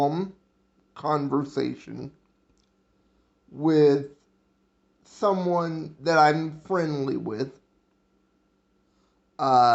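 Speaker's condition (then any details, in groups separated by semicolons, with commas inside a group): Cerebral palsy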